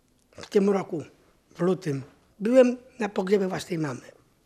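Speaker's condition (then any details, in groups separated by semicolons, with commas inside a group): Down syndrome; adult, intellectual disability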